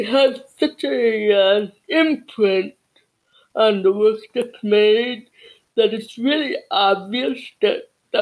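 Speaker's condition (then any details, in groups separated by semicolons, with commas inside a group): Cerebral palsy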